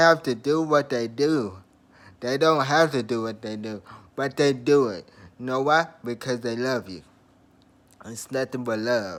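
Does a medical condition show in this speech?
Yes: traumatic brain injury.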